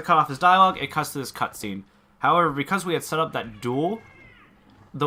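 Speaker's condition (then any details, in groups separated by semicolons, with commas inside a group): No condition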